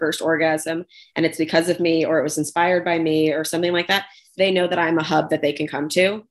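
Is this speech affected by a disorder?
No.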